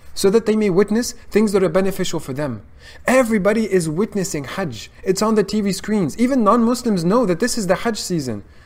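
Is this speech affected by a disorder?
No.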